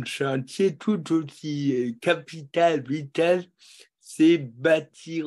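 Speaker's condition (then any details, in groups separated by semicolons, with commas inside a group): Cerebral palsy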